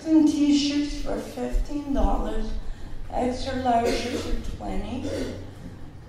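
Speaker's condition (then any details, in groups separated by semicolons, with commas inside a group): Cerebral palsy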